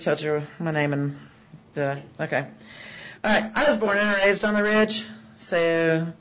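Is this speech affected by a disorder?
No.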